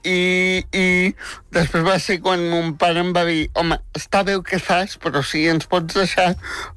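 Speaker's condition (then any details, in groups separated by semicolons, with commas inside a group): Spastic tetraplegic cerebral palsy; premature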